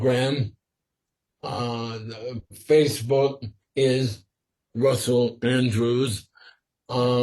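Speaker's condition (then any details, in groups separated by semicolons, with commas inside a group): Sporadic ALS; must speak slower and carefully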